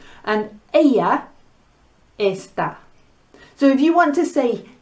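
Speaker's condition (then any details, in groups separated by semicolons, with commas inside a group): No condition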